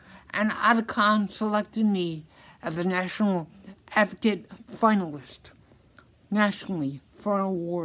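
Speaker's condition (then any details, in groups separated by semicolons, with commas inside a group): Cerebral palsy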